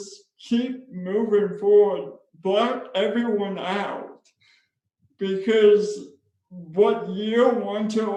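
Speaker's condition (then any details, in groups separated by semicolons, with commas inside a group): Spastic cerebral palsy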